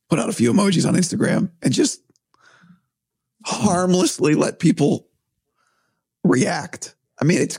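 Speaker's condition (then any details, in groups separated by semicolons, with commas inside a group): Vocal cord surgery; voice compromised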